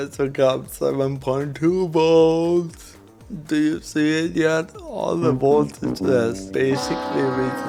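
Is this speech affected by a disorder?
Yes: cerebral palsy.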